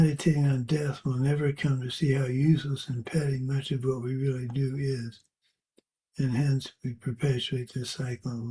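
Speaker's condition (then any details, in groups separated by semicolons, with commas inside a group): Parkinson's; age 73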